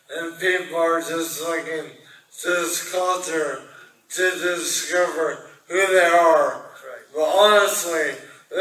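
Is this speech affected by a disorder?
Yes: brain injury; caused by car wreck; once unable to speak or breathe, now recovered.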